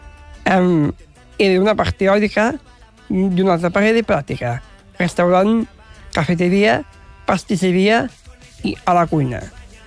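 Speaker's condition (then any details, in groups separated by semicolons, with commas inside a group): Down syndrome; adult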